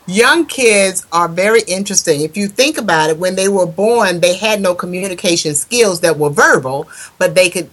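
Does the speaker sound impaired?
No.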